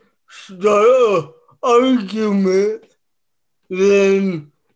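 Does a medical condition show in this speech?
Yes: cerebral palsy; childhood physical therapy, therapist started lifting with ankle weights on dowel bar, therapy became weight training; ongoing gym workouts, reported to make cerebral palsy stronger.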